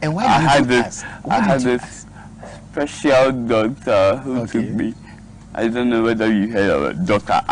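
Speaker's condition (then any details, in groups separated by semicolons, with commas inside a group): Cerebral palsy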